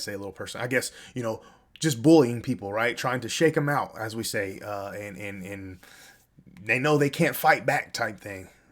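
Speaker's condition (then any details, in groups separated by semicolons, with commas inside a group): No condition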